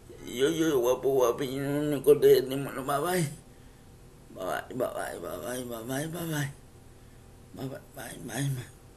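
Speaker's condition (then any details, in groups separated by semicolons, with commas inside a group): Cerebral palsy; speech affected by cerebral palsy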